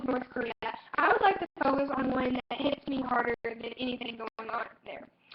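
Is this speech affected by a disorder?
No.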